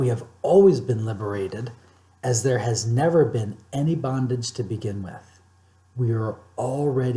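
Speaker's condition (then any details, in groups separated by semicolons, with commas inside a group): No condition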